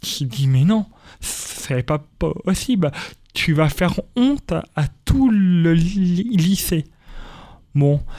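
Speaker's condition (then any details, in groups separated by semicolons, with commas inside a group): Stuttering; speech therapy helped; repeated sounds, prolonged sounds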